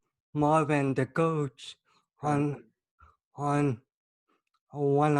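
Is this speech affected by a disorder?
Yes: cerebral palsy.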